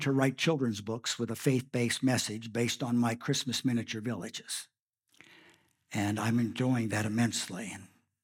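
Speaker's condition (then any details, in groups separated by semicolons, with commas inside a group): No condition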